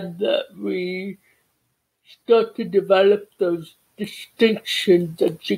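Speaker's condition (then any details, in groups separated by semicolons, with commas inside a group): Cerebral palsy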